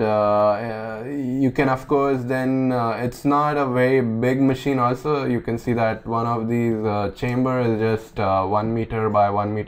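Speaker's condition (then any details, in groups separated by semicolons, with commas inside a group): No condition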